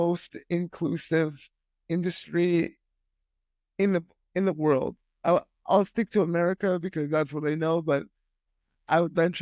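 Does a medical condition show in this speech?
Yes: spastic quadriplegia; speech impediment from brain injury.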